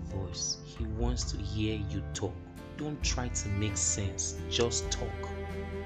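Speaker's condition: No condition

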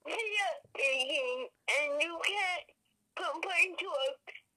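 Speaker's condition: Cerebral palsy; therapy since infancy; ongoing therapy, doctor tests of progress

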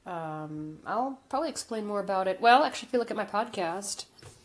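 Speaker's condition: No condition

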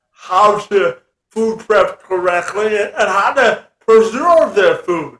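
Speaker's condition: Cerebral palsy; severe

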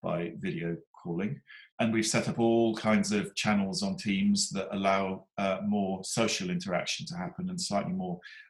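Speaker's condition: No condition

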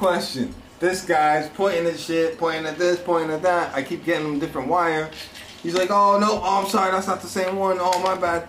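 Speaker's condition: No condition

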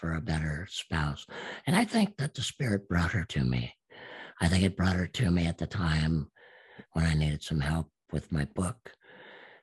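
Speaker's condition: Absent vocal cords; speech therapist saw no hope

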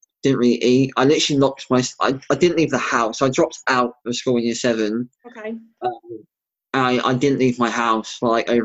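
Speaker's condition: Bilateral cleft lip and palate; congenital, severe

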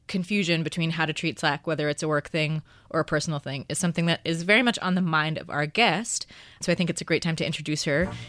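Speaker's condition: No condition

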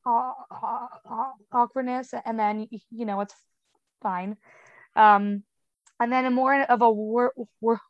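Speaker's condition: Stutter; past speech therapy, used fluency strategies, phone listener once thought the line was cutting out; stutters openly all the time, uses strategies less than before; stutters through words, speech improves with drinking; repeated sounds, prolonged sounds

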